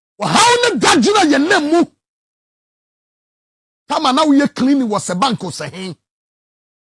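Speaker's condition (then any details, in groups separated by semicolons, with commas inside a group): No condition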